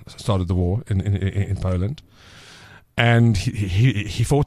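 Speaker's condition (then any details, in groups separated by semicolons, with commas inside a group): Stutter; stutter since childhood, severe in youth, fear of speaking, shyness, later gained confidence; stutter still present, noticeably slowing interview, more relaxed as interview goes on; worse under stress, less when relaxed, chose menu items by what could be said; repeated sounds, repeated words, prolonged sounds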